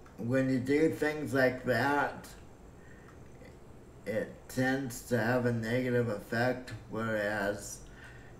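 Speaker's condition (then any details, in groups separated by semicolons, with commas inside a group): Cerebral palsy; breathing fine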